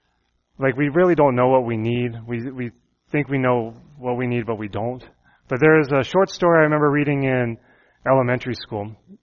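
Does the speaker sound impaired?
No.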